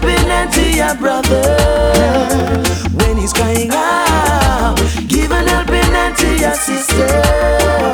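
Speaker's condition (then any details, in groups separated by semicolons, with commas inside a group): No condition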